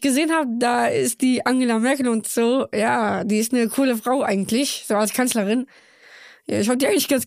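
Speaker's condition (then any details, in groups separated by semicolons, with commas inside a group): Down syndrome; congenital, born in Köln, chromosome 21 present three times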